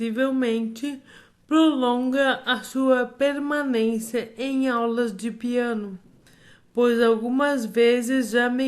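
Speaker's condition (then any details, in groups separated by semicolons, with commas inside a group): Amyotrophic lateral sclerosis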